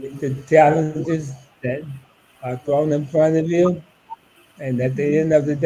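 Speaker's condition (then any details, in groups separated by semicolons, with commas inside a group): ALS; about eight years since diagnosis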